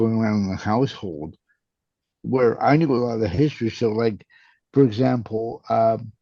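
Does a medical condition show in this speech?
Yes: cerebral palsy.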